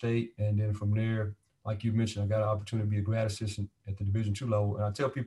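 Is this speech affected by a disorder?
No.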